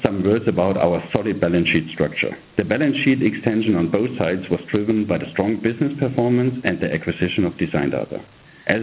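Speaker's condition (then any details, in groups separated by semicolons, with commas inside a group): No condition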